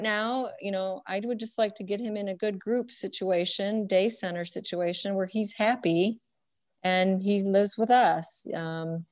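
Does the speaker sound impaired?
No.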